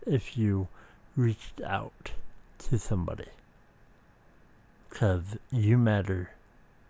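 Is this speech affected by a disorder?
Yes: speech impediment.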